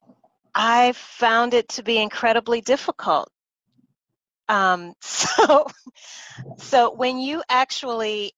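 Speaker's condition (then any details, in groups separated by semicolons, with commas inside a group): No condition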